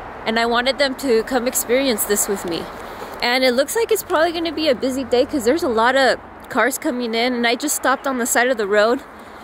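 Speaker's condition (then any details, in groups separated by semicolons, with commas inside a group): No condition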